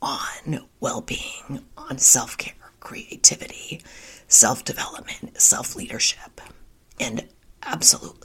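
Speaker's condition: Spasmodic dysphonia; diagnosed seven months ago

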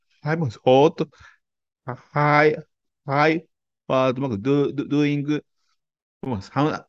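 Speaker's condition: Stuttering; childhood onset, counselor visits at ages 6 and 8, father also stutters, self-help group from age 20; adult, still stutters; still stutters a lot, not fluent speaking in public; repeated sounds, blocks

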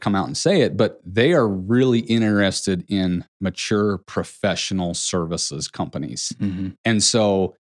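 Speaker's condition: No condition

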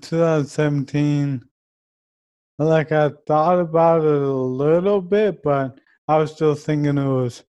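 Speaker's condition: ALS

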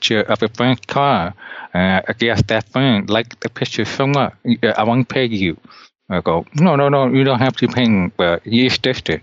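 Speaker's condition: Deafness; cannot hear well

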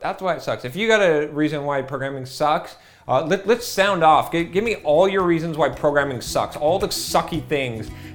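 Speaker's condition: No condition

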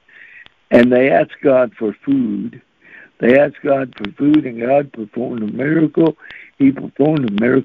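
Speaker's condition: Cerebral palsy; since birth

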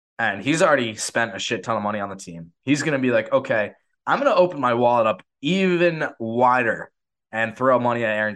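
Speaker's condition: No condition

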